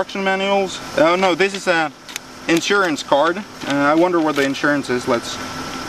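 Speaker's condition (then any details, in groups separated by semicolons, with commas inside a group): No condition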